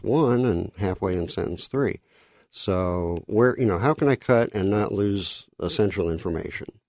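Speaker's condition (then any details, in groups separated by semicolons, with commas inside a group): Cleft lip and palate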